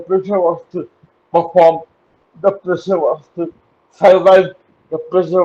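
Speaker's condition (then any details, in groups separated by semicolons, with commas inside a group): Cerebral palsy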